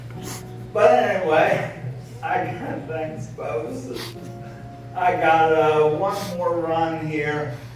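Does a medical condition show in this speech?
Yes: ALS; voice sounds impaired.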